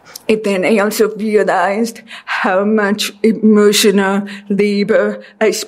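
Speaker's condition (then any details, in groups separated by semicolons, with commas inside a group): Deafness; deaf since childhood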